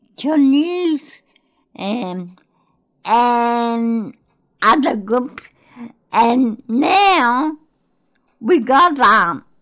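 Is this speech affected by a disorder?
Yes: cerebral palsy; cerebral palsy since birth, born in Greece; speech problems when young, began talking after attending Gruella school.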